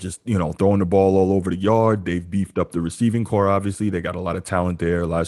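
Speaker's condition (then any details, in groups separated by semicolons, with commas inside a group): No condition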